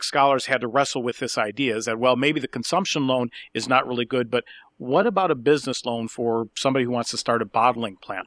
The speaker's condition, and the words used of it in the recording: No condition.